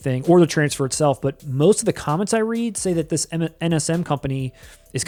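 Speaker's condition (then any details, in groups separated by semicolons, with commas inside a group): No condition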